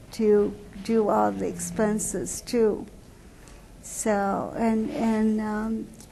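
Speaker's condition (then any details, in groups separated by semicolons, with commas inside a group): Cerebral palsy; wheelchair user; uses wheelchair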